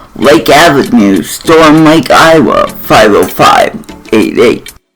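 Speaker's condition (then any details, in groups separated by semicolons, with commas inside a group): Cerebral palsy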